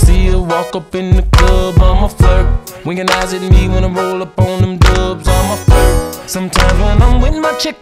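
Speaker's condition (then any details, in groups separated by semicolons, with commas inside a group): No condition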